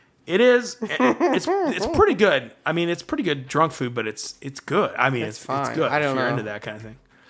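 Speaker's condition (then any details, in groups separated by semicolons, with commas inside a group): No condition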